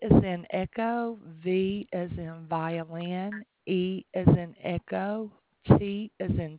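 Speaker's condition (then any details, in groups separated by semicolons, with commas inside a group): No condition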